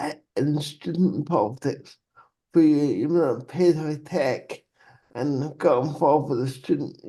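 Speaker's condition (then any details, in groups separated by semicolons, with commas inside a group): Cerebral palsy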